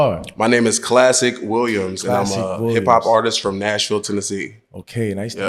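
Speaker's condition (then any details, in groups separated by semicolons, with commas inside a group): No condition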